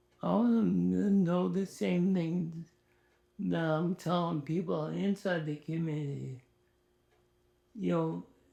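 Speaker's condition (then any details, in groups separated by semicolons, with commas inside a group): ALS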